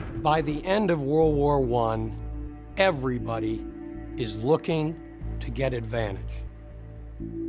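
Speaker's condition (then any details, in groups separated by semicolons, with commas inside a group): No condition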